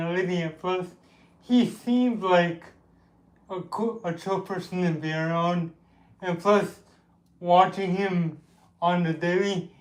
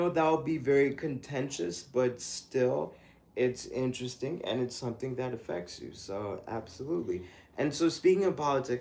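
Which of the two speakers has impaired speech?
The first: cerebral palsy; with developmental delay.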